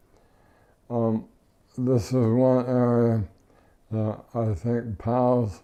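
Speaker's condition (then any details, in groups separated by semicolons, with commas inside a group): ALS; mucus clogged airway on waking, could not breathe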